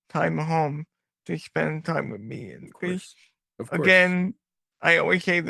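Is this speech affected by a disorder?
Yes: cerebral palsy.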